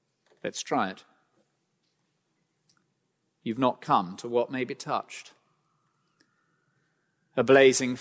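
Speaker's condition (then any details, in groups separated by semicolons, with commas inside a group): No condition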